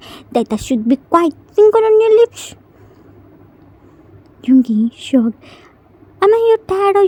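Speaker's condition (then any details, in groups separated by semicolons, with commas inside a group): No condition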